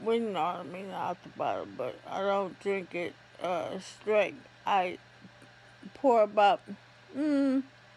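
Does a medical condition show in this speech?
Yes: ALS; affects hands.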